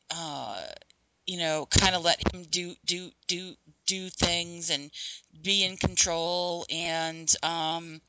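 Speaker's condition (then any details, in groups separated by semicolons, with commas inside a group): Stuttering; stuttering first remembered around age five, covert most of adult life, open about it for about 4 years; stutters openly, discloses stuttering at work and to students, lets stuttering come out; hid stuttering by avoiding talking and switching words, later slipping out more; repeated sounds, prolonged sounds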